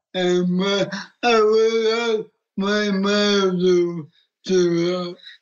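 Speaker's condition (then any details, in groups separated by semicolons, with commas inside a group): Cerebral palsy; adapted wheelchair boxer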